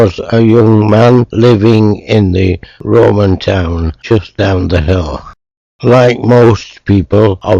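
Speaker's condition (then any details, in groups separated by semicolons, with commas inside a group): Motor neuron disease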